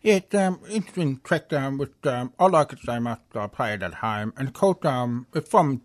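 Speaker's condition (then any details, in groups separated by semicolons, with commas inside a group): Hearing loss with cochlear implants; right implant 10-11 years ago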